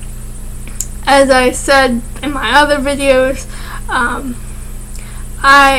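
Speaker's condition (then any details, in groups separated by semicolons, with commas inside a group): Cerebral palsy, mild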